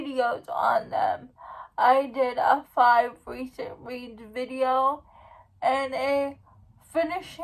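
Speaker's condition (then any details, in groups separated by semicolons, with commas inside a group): Cerebral palsy; uses wheelchair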